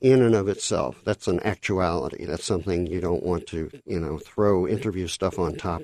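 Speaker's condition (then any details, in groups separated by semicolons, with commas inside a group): Cleft lip and palate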